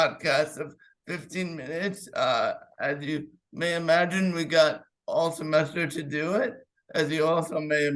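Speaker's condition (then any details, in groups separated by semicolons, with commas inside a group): Cerebral palsy; clenched fist, unsteady walk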